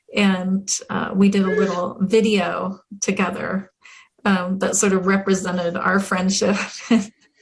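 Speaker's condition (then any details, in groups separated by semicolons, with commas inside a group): No condition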